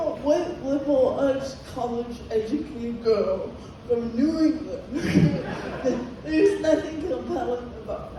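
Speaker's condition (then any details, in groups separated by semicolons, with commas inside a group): Cerebral palsy; atypical voice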